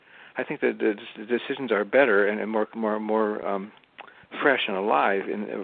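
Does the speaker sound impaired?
Yes: Parkinson's disease; diagnosed while still working, some years before recording.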